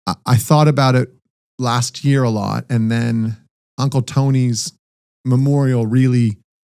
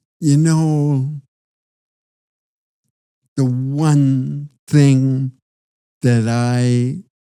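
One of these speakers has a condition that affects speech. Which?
The second: Parkinson's disease; onset age 67, slow then progressing recently, yawning, sleepiness.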